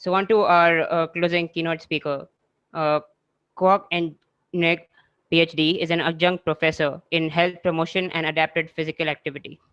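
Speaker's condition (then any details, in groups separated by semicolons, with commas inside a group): No condition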